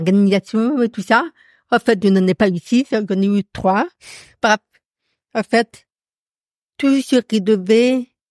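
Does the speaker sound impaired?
Yes: profound deafness; audible accent from deafness.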